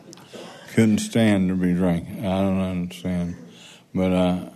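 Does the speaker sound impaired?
Yes: Parkinson's; unsteady standing with risk of falling; speaking seated instead of at podium because of fall risk.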